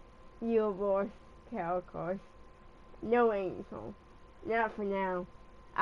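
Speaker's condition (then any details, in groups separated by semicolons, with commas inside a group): Cerebral palsy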